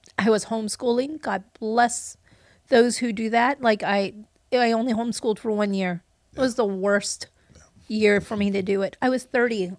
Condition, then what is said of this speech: No condition.